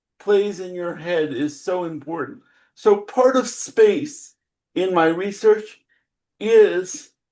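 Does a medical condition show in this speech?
Yes: cerebral palsy.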